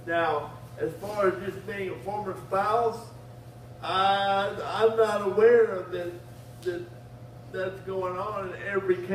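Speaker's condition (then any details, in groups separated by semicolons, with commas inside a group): Cerebral palsy; wheelchair user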